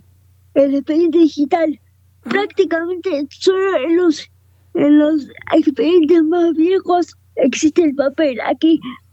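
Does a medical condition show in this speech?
Yes: cerebral palsy, quadriparesis.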